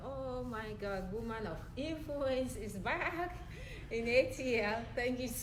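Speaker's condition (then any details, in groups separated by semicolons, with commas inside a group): No condition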